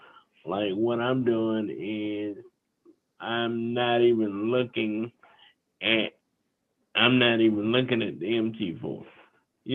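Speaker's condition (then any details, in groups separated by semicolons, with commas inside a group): Cerebral palsy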